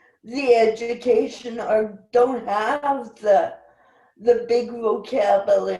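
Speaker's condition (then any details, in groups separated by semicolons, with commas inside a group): Cerebral palsy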